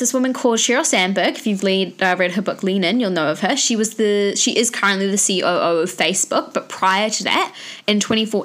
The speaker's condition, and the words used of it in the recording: None; typical speech.